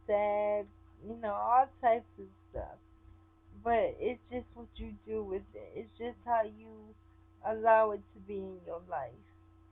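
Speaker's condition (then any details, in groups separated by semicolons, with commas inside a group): Cerebral palsy; sometimes affected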